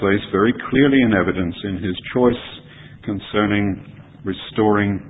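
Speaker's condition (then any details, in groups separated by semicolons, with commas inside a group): No condition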